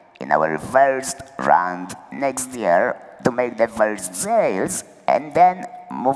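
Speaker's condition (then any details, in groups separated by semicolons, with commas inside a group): Laryngectomy for laryngeal cancer; no natural voice, electrolarynx, robotic sound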